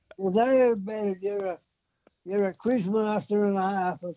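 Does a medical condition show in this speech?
Yes: Parkinson's; hand tremor; tremor shaking phone during call, changed hands, audio cutting in and out.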